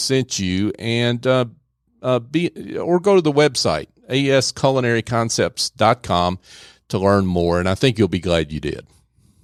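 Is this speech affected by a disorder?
No.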